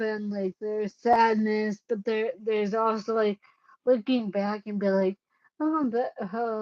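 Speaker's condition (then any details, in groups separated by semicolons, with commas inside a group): Cerebellar ataxia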